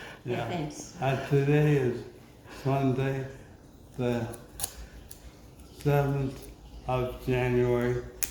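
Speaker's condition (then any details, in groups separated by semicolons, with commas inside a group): Motor neurone disease (ALS); PEG feeding tube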